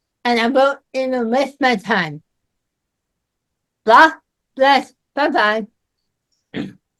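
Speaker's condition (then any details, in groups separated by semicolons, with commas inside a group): Myasthenia gravis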